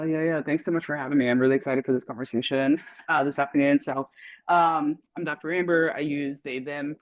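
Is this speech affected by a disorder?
No.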